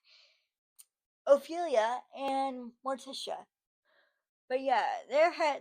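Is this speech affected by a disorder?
Yes: cerebral palsy, spastic.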